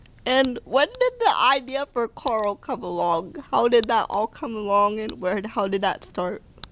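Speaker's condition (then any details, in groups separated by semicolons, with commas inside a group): Cerebral palsy; affects speech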